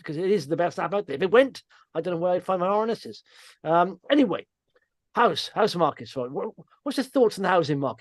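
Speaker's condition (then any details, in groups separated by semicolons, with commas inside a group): No condition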